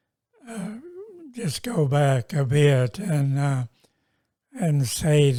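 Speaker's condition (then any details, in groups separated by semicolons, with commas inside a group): Multiple sclerosis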